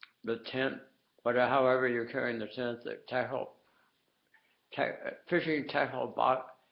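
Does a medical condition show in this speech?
Yes: tongue cancer.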